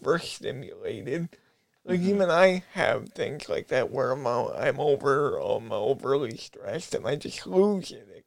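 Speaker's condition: Cerebral palsy; brain disorder, brain injury

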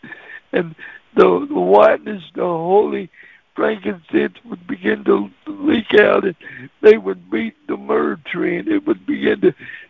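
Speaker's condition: Cerebral palsy; cerebral palsy voice

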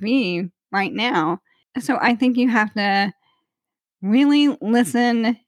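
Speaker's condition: ALS; onset at age 37, 16 years since diagnosis, surpassed 2 to 5 year prognosis; voice affected when tired or talking too much, voice banked years ago for computer

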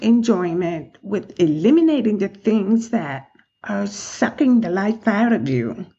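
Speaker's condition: Profound deafness, acquired, profound

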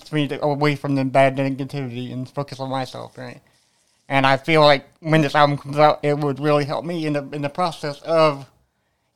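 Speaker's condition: Cerebral palsy

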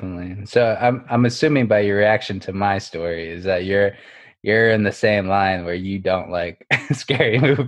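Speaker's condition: No condition

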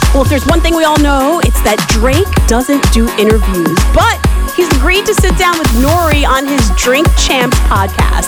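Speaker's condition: No condition

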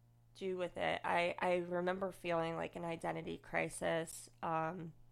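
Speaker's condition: Cleft lip and palate, unilateral

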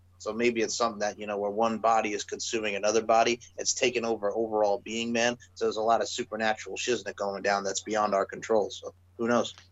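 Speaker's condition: No condition

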